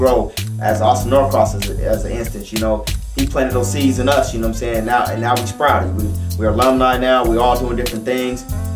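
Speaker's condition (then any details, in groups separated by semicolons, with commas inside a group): No condition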